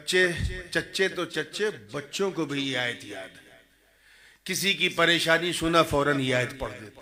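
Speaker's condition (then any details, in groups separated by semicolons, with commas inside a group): No condition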